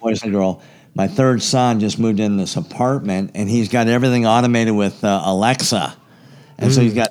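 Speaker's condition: Cleft palate, severe; quiet as a child, stuttered when nervous

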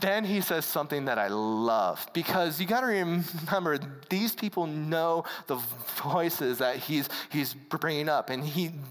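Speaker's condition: Speech impediment; stutter present from birth, unchanged despite repeated healing prayers ages 5 to 13; gets caught up on words when speaking, listeners sometimes finish sentences; repeated words, prolonged sounds

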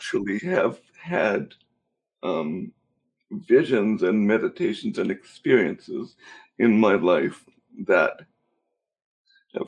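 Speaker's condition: Cerebral palsy; cerebral palsy since birth

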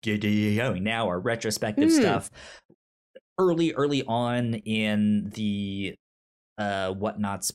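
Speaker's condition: Stutter; stutter since childhood, cause unknown, explained as brain moving faster than mouth, speech therapy in elementary school; stutters when talking; repeated words, prolonged sounds

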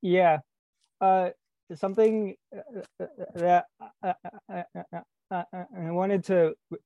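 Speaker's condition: Stuttering; man aged 23, long history of avoiding communication; discloses stutter openly, working on reducing avoidance; difficult to communicate fluently, rarely fluent even after disclosing stutter; blocks

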